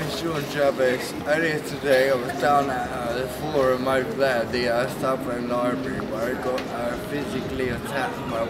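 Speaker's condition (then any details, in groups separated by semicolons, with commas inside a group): Ataxia; speech impediment, sounds intoxicated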